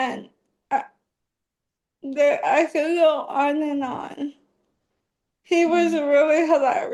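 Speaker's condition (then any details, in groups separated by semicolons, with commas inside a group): ALS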